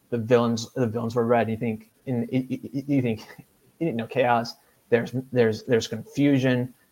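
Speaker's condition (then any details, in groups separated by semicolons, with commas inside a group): Stuttering; person who stutters; quite a few stuttering moments expected throughout conversation, part of how speech sometimes goes; repeated words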